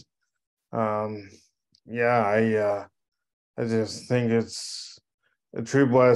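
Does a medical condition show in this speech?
Yes: cerebral palsy.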